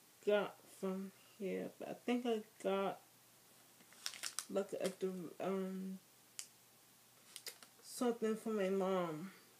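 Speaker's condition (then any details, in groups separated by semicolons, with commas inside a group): Speech impairment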